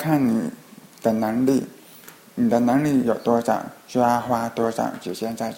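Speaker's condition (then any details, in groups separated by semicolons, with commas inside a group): Hearing impairment; Skype video calls hard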